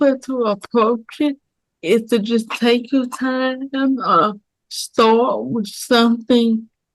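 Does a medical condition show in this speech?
Yes: cerebral palsy; speech most affected area.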